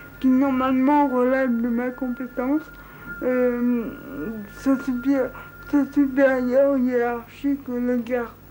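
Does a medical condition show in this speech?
Yes: cerebral palsy.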